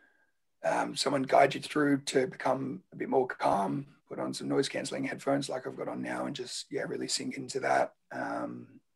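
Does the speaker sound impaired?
Yes: laryngeal cancer; laryngeal tumour removed by surgery then regrew, voice box kept, voice box removal if it recurs; told in remission two weeks ago after radiotherapy to larynx, monthly checkups, age 28; raspy voice led to diagnosis, voice still wrecked for a while, swallowing painful during radiotherapy.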